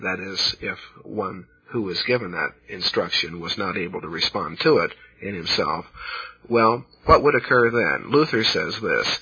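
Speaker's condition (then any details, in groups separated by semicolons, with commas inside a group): No condition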